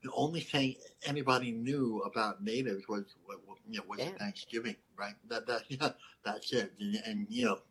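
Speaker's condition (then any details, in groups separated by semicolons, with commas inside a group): Cleft lip and palate; lisp, stuttering and unclear speech as a child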